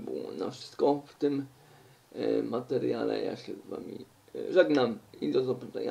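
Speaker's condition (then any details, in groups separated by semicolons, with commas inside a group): Cerebral palsy; uses wheelchair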